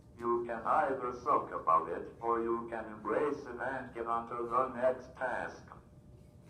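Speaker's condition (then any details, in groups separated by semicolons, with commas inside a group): Cerebral palsy, athetoid; could not communicate everything, worked with speech therapist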